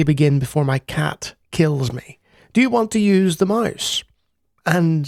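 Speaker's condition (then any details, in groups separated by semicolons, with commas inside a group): No condition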